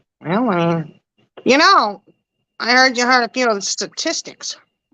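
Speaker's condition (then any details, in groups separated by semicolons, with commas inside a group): No condition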